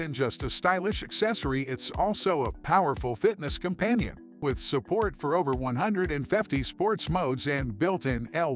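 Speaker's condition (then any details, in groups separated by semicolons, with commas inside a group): No condition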